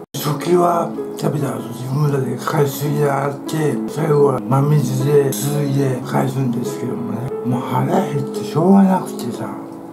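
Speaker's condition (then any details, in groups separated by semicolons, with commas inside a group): Tongue cancer, partial glossectomy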